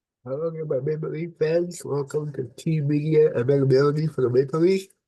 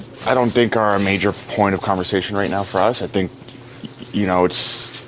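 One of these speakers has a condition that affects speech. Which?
The first: cerebral palsy; from birth, affects brain and body muscles.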